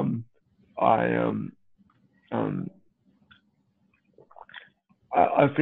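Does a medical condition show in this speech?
Yes: cerebral palsy; since birth, fully reliant on electric wheelchair.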